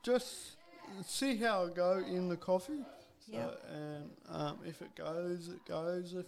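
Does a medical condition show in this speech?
Yes: cerebral palsy; from birth, back operation at age 5 severing nerves to reduce spasms, hands, legs, 11 hours; good strength and control; deep voice.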